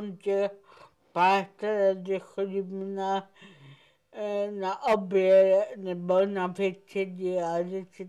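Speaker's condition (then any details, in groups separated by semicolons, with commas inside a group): Cerebral palsy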